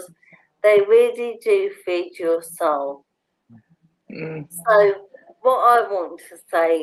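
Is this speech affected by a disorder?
Yes: motor neurone disease; bulbar onset.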